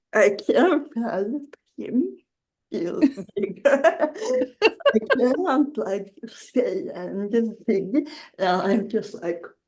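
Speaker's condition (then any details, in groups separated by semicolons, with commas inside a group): Generalized dystonia; generalized, leg weakness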